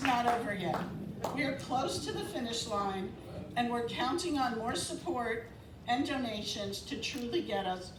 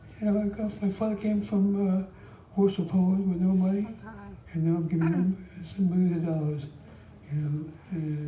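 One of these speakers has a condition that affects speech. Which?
The second: Parkinson's disease; recently diagnosed, late onset.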